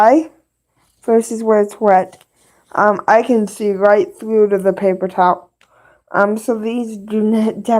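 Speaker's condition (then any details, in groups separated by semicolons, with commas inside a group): Cerebral palsy; both hands affected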